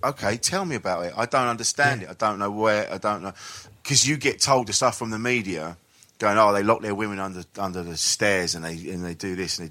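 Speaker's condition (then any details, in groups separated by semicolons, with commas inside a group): No condition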